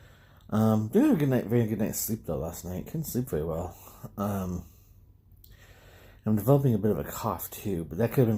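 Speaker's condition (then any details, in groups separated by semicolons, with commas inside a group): No condition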